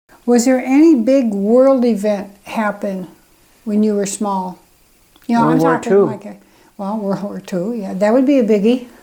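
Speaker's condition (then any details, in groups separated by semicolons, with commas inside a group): No condition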